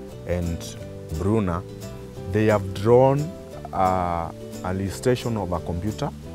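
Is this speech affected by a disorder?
No.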